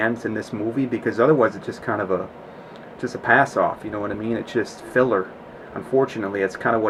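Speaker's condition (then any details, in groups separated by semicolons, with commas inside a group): No condition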